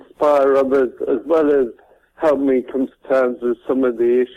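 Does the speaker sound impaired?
Yes: cerebral palsy; caused by doctors' negligence at delivery.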